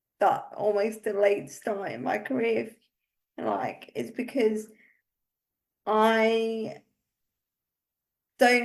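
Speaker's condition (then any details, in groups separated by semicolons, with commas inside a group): Cerebral palsy; uses wheelchair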